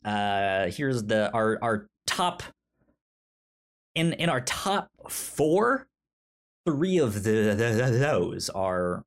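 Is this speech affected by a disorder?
Yes: stutter; stutter when talking; here repeated sounds.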